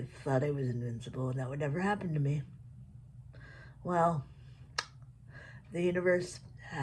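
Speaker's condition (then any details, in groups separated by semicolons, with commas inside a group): Cerebral palsy; predominantly physical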